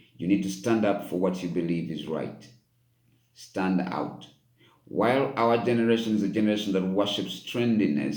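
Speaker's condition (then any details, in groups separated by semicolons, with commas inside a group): No condition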